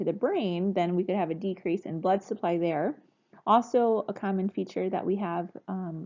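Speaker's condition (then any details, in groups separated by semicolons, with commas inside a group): No condition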